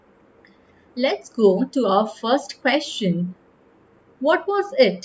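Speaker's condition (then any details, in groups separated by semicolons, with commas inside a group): No condition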